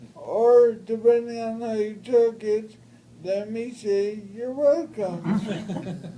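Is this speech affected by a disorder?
Yes: brain injury; traumatic brain injury.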